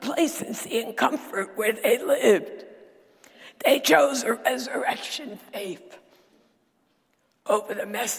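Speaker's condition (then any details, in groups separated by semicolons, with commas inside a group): Dysphonia; dysphonia diagnosed about a decade ago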